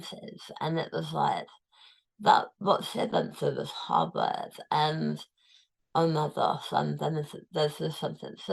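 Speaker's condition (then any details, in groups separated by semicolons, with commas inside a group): Tongue cancer, tongue removed; relearned eating, liquids to purees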